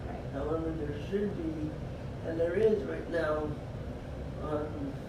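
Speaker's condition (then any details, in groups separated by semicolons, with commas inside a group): Cerebral palsy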